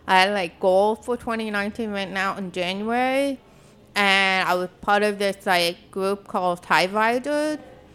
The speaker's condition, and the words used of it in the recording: Deafness. And most people don't realize I'm deaf, but, like, I am.